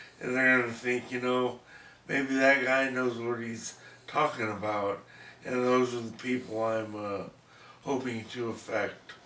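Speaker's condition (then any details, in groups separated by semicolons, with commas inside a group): Brain injury; accident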